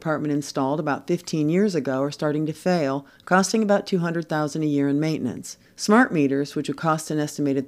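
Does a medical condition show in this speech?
No.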